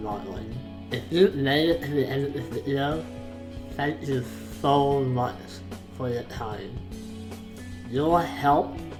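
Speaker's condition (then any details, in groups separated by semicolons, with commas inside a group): Facial palsy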